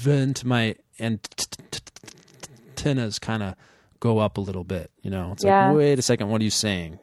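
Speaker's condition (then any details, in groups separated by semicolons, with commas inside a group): Stuttering; past therapy with fluency training, avoidance reduction, same therapy as Roisin; tightening during blocks, struggle in technical talk, can modify stutter; prolonged sounds, blocks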